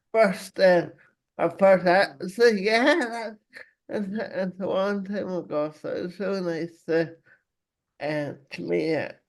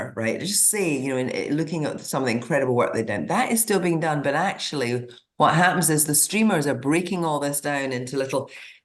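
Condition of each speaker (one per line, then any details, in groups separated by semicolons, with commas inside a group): Cerebral palsy; walking always difficult; speaks differently, speaks very slowly
No condition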